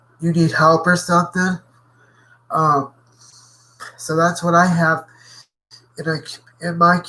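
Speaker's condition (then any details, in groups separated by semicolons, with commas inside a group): Cerebral palsy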